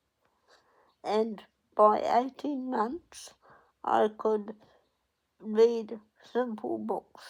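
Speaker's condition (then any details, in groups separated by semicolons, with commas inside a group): Cerebral palsy; onset at 8 days old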